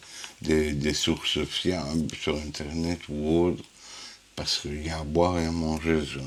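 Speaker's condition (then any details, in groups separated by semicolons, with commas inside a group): Huntington's disease; inherited, 43 repeats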